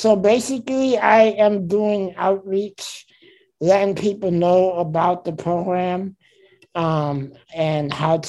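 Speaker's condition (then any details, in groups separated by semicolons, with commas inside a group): Spinal muscular atrophy; type 2, from birth, wheelchair user, age 32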